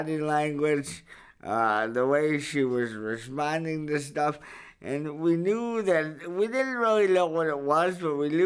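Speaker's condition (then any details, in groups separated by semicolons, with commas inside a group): Cerebral palsy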